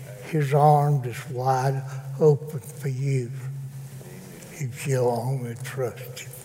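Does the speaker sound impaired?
Yes: cerebral palsy; present from birth, attended school for handicapped children; can no longer walk, disability after 30-some working years, Greensboro doctor said nothing can be done; still able to speak, gives spoken testimony in church.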